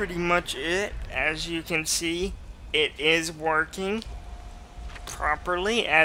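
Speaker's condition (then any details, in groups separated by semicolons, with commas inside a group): Cerebral palsy, mild; speech sometimes affected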